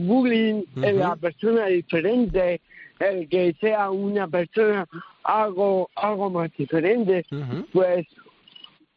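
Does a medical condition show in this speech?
Yes: cerebral palsy; cerebral palsy from birth.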